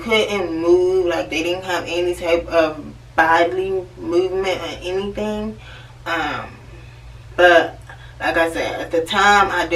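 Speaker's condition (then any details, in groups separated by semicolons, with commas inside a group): Cerebral palsy; from birth, left leg affected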